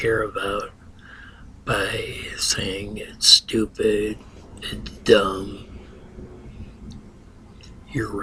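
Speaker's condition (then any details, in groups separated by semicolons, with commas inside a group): Ataxia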